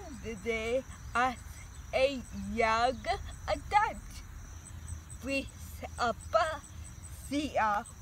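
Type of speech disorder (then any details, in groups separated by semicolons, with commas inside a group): Apraxia of speech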